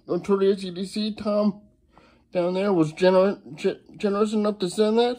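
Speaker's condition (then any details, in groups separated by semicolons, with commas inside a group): Cerebral palsy, spastic diplegia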